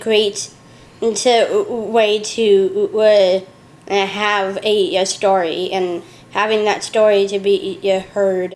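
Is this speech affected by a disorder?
Yes: Down syndrome; lifelong, three copies of the 21st chromosome; age 34.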